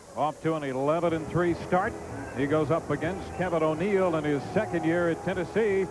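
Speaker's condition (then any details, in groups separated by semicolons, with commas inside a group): No condition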